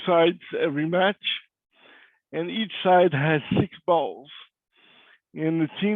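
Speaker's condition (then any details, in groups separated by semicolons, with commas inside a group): Cerebral palsy; cannot walk; voice is different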